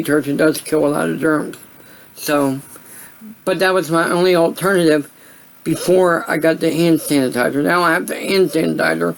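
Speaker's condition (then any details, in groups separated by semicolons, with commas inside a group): Cerebral palsy; voice sound affected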